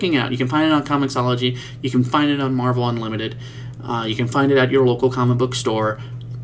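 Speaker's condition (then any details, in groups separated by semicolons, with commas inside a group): No condition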